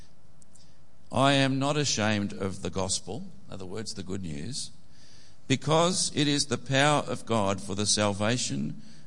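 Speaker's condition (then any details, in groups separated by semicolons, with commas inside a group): No condition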